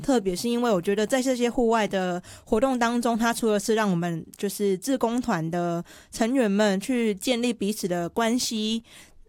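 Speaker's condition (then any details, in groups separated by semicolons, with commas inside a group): Hearing impairment; uses hearing aids, removed for water activities, cannot hear well without them; language expression rated very good by host, self-reported as sometimes slightly unclear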